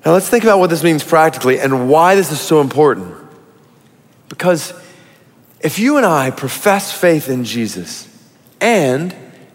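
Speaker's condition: No condition

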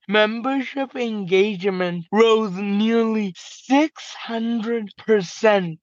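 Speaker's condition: Cerebral palsy; very mild physical disability, slight tremors during the day

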